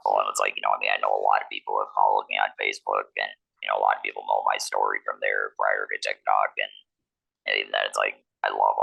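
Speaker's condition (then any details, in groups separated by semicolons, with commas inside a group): Laryngectomy, electrolarynx; laryngectomy after head and neck cancer, prior cervical neck fusion; laryngectomy with radiation, age 47; uses electrolarynx, year to learn, swallowing trouble, voice lost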